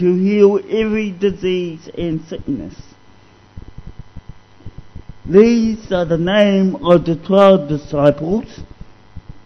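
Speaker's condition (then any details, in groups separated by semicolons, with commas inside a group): Cerebral palsy; discovered at age 2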